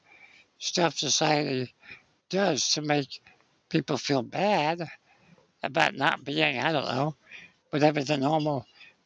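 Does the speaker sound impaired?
Yes: spinal muscular atrophy; congenital, wheelchair use whole life.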